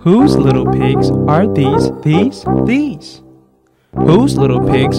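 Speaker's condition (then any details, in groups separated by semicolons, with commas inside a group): No condition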